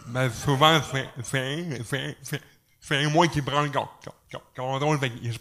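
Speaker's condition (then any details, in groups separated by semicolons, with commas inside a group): Cerebral palsy; uses crutches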